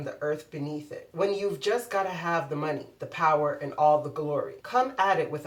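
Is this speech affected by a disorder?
No.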